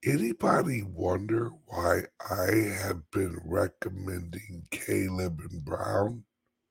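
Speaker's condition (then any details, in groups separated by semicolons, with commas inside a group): Chronic voice problem; stiff voice box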